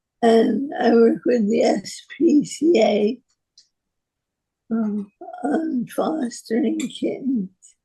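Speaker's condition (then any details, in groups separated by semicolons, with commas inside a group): Parkinson's disease; about 31 years since diagnosis, still active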